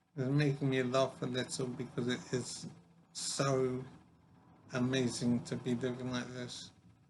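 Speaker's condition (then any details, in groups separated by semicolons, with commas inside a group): Traumatic brain injury; suicide attempt; 7 years since injury, very confused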